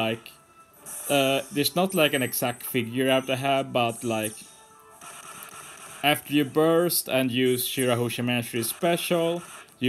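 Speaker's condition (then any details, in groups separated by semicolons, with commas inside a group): No condition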